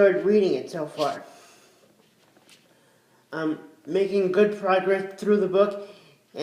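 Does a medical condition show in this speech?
Yes: cerebral palsy.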